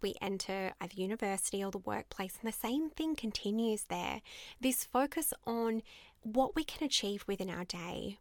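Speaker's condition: No condition

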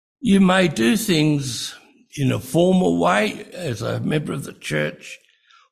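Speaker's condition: Breathing-related speech difficulty; insufficient breathing while speaking; a lot of trouble speaking from insufficient breathing

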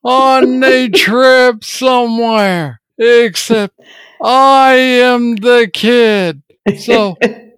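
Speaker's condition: Parkinson's disease; clear on good days

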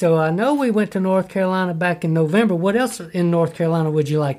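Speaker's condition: No condition

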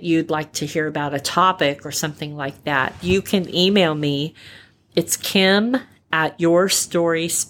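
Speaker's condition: Repaired cleft palate, cleft palate without cleft lip; single repair by plastic surgeon at about 9 months

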